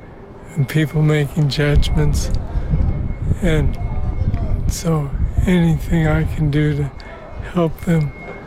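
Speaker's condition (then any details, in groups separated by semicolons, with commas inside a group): Parkinson's disease; Parkinson's disease diagnosed nearly 3 decades ago; attends Rusty Gloves Boxing class at Corner Boxing Club, Boulder, for balance, coordination, strength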